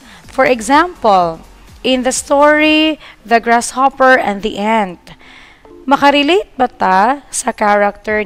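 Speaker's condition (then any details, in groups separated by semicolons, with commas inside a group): No condition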